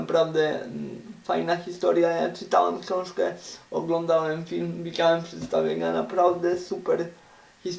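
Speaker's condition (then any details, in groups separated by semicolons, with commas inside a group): Cerebral palsy; uses wheelchair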